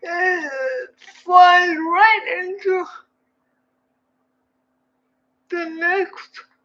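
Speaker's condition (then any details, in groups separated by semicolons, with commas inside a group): Cerebral palsy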